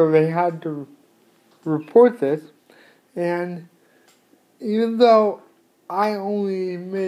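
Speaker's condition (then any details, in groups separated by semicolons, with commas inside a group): Cerebral palsy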